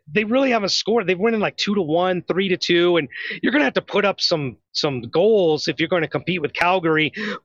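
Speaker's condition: No condition

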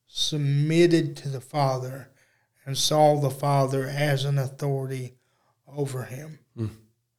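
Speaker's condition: Cerebral palsy; uses electric wheelchair

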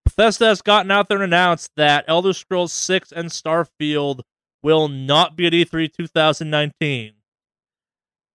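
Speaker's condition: No condition

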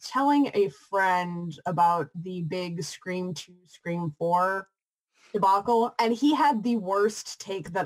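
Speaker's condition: No condition

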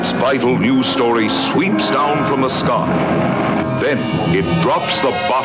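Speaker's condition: No condition

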